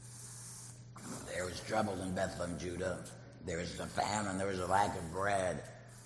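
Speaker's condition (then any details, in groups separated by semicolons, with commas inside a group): Laryngectomy; voice prosthesis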